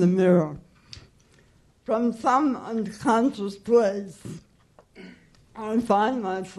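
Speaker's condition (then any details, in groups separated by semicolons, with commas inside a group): Cerebral palsy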